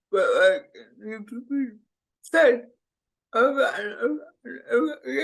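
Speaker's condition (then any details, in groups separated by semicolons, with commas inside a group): Cerebral palsy; needs extensive care; speech impediment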